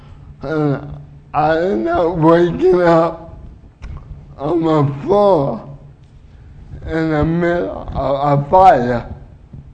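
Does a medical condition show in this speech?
Yes: cerebral palsy; uses wheelchair.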